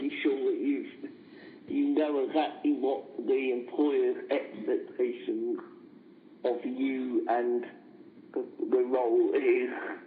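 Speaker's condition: Cerebral palsy; does not drive

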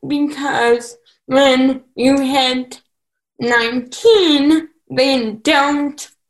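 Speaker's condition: Cerebral palsy; needs help with grooming and household tasks

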